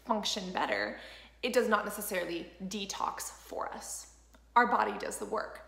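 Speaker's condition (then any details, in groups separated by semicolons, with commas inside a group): No condition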